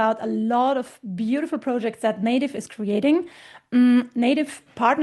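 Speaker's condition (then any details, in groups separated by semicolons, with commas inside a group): No condition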